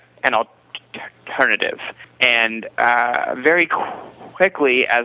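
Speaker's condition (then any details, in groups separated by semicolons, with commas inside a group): Stuttering; stuttering since age five; prolonged sounds, blocks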